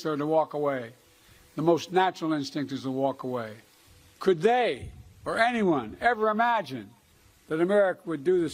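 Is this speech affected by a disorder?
No.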